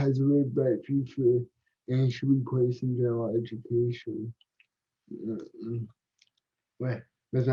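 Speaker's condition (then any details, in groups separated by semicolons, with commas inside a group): Cerebral palsy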